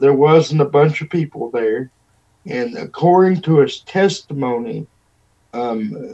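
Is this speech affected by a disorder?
Yes: cerebral palsy; wheelchair user, unable to dress self.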